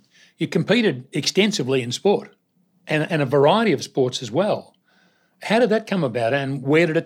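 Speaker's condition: No condition

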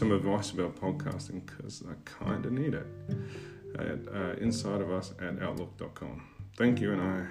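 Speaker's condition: No condition

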